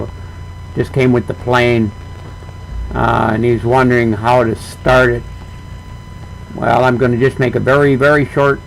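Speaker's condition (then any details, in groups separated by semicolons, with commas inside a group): No condition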